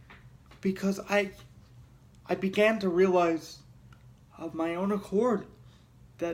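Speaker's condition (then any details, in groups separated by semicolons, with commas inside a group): Cerebral palsy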